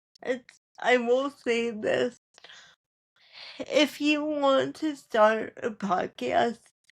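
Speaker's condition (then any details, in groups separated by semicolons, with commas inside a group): Cerebral palsy; spastic, ataxic features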